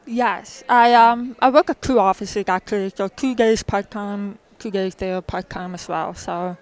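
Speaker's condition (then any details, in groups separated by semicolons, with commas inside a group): Profound deafness, born profoundly deaf in both ears; spoken speech preferred over ASL, childhood speech lessons three hours away, five days a week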